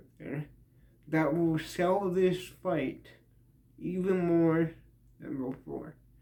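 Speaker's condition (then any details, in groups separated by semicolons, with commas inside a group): Cerebral palsy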